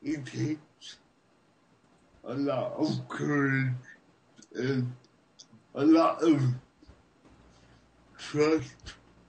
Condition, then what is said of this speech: Cerebral palsy. Megan interprets for him on a regular basis, but he's so understandable.